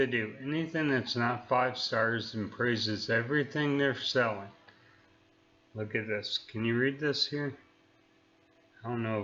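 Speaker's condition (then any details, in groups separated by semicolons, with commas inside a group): Neurological disease; speech affected, voice altered, drawl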